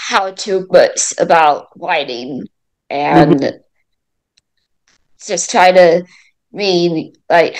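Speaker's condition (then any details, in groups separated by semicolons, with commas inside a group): Mild cerebral palsy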